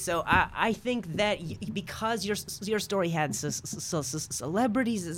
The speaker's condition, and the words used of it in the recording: Stuttering. Like I've met other people who have stutters, but they're cadence is different because it's we don't have this.